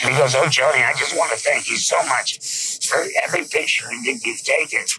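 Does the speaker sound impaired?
Yes: laryngectomy; no vocal cords.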